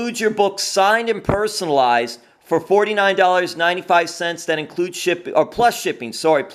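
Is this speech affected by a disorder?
No.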